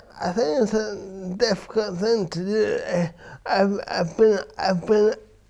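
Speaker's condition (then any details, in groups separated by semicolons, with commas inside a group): Cerebral palsy; from birth; affects verbal speech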